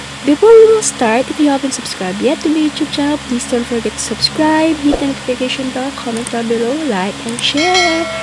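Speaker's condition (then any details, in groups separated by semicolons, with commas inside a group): No condition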